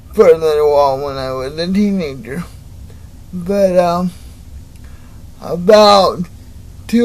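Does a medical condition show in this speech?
Yes: cerebral palsy.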